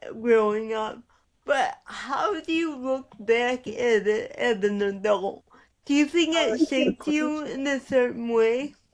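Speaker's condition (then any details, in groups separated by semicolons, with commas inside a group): Cerebral palsy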